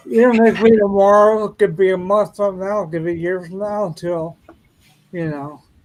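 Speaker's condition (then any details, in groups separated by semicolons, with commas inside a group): Ataxia; may slur speech, may sound drunk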